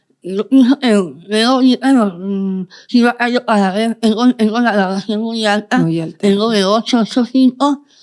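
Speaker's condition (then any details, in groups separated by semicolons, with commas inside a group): Moebius syndrome, congenital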